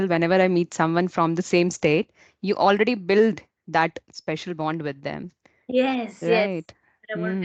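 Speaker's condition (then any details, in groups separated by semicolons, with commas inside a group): No condition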